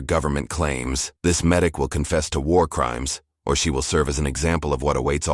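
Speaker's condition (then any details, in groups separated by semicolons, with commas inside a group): No condition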